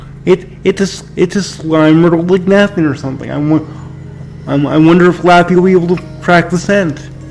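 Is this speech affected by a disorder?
Yes: cerebral palsy.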